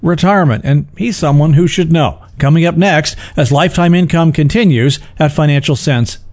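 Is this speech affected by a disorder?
No.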